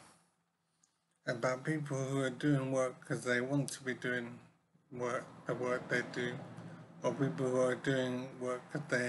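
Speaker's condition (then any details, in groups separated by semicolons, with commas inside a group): Brain injury; severe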